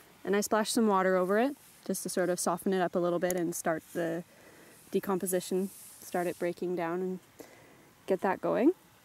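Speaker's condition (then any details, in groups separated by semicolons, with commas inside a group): No condition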